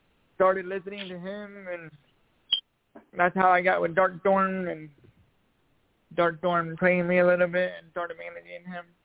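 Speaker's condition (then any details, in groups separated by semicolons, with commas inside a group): Cerebral palsy; voice improved over last year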